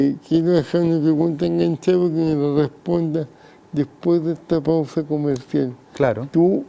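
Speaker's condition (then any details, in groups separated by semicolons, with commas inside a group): Cerebral palsy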